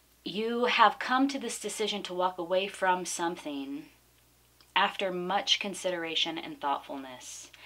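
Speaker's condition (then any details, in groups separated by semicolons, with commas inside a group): No condition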